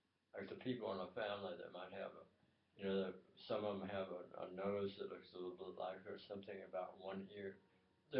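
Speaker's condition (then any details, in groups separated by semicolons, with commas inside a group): Tongue cancer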